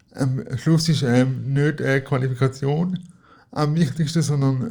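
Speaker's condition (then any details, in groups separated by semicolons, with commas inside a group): Cerebral palsy; cerebral palsy since birth, physical not cognitive, wheelchair user, moved on knees as child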